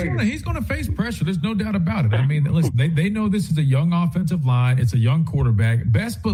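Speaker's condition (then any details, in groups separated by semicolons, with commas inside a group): No condition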